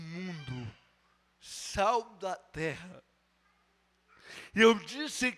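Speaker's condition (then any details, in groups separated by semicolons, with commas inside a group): Cerebral palsy; no speech as child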